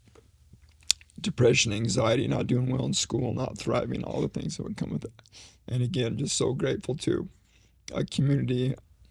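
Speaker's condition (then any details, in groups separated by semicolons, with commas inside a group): ALS; needs voice rest during conversation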